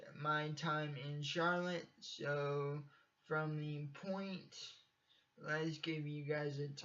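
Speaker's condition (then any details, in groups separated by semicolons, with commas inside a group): Cerebral palsy; from birth, uses wheelchair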